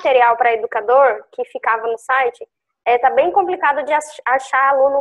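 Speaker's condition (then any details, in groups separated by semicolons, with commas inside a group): No condition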